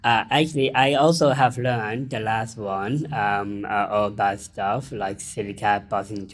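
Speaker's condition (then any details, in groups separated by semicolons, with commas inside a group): Down syndrome; intellectual disability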